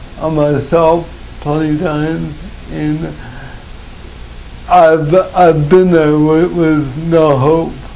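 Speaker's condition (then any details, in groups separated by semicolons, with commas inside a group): Cerebral palsy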